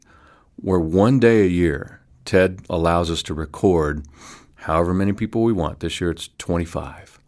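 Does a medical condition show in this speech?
No.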